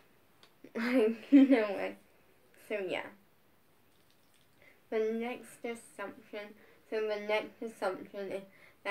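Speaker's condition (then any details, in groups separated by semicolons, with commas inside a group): Brain injury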